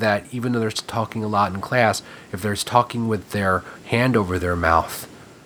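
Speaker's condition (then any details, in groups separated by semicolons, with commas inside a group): No condition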